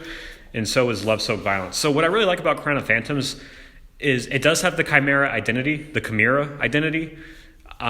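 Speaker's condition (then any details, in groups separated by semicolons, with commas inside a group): No condition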